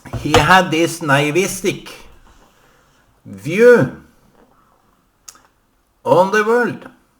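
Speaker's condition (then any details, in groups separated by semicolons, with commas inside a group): No condition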